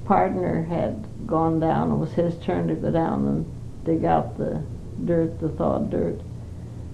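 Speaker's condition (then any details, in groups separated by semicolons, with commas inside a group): Parkinson's; not very able to do much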